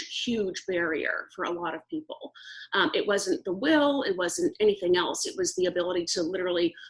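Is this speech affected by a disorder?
No.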